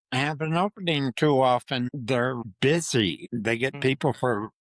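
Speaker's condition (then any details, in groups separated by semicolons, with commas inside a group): Parkinson's disease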